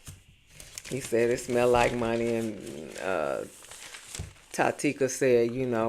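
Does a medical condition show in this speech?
No.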